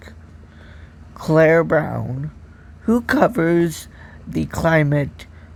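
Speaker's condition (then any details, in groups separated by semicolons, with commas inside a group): Cerebral palsy; from birth, walks with walker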